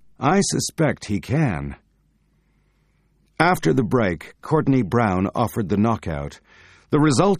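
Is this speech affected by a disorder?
No.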